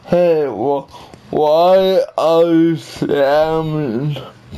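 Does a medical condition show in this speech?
Yes: cerebral palsy; atypical speech.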